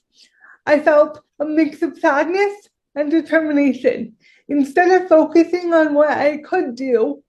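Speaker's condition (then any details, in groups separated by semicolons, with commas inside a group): Cerebral palsy; shaky voice, worse when nervous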